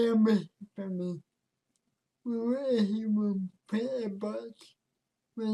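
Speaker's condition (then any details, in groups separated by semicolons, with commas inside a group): Cerebral palsy; speech affected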